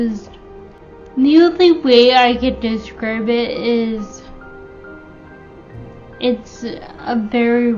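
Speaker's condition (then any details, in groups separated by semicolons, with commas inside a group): Friedreich's ataxia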